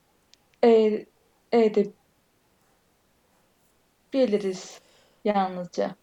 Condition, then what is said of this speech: Stuttering. Yani hani şu anda işte ben de çok kekeliyorum ve hani şeyi anlayın iş diyorum